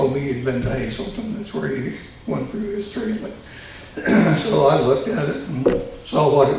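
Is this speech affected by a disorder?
Yes: tongue cancer surgery; both sides of tongue.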